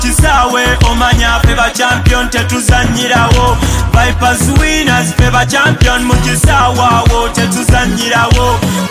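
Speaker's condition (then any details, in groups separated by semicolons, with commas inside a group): No condition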